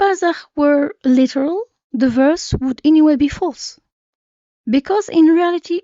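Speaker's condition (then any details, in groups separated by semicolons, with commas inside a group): No condition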